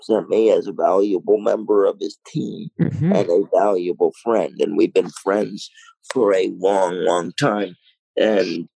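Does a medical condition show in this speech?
Yes: cerebral palsy, mild.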